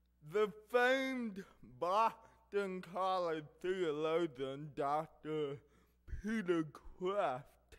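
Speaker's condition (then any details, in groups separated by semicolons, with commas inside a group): Cerebral palsy; speech affected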